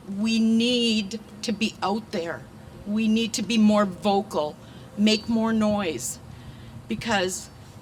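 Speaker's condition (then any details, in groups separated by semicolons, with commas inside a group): No condition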